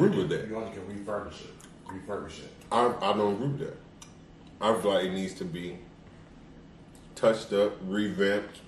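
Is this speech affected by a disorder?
No.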